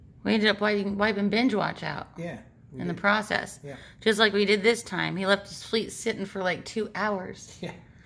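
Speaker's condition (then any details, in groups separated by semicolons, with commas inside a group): No condition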